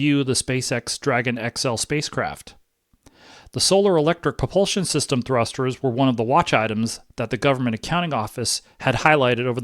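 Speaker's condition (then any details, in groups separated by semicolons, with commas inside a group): No condition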